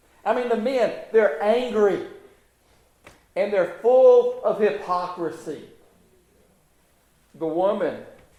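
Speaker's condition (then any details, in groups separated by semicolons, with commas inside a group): No condition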